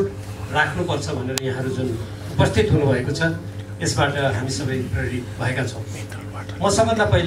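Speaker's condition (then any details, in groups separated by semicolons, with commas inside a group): No condition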